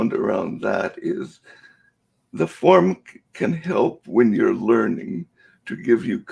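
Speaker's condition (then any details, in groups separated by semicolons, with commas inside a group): Cerebral palsy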